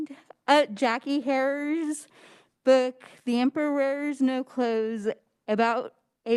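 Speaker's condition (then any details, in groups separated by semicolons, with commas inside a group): Cerebral palsy; spasticity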